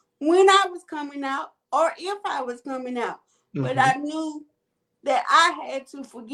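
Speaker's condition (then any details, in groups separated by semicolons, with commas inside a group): Cerebral palsy; quadriplegic type, all four limbs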